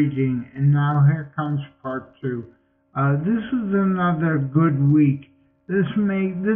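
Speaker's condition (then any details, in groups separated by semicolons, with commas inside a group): Multiple sclerosis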